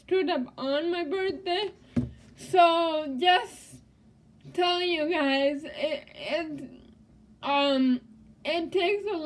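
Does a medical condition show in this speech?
Yes: cerebral palsy; quadriplegic, all four limbs, from childhood, spasticity and spasms.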